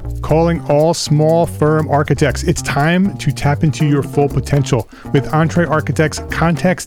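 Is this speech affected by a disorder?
No.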